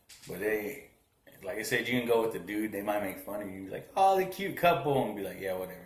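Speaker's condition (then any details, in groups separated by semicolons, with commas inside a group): No condition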